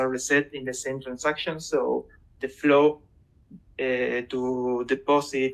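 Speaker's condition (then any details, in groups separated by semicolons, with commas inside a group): No condition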